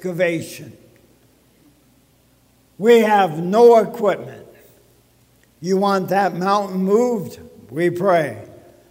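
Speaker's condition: ALS (Lou Gehrig's disease); limited breath

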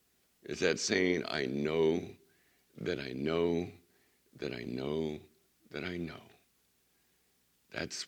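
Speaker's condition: Vocal cord surgery recovery; recovering from vocal cord surgery

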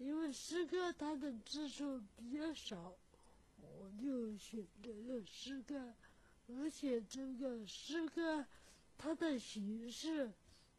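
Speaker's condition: Cerebral palsy; unclear, slurred articulation described in own poem

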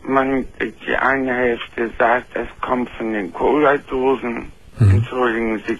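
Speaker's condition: Floor of mouth cancer; found by dentist last year after gum problems, major surgery, jaw affected, taste lost; speech sounds different from healthy people, could not speak after surgery, wrote notes, relearned speaking

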